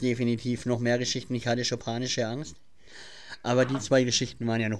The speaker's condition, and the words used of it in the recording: Cleft palate. Ja, ich hatte natürlich auch schon Nachrichten, ey, lass das lieber mal, man kann dich nicht hören, aber ich habe es ignoriert.